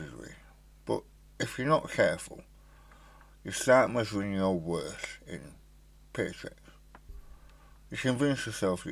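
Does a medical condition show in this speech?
Yes: stage 4 tongue cancer, hemiglossectomy.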